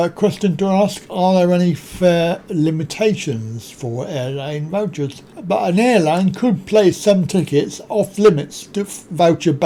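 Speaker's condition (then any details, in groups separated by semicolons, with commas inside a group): Cerebral palsy; back surgery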